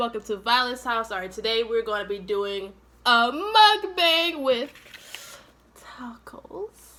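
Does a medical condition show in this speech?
No.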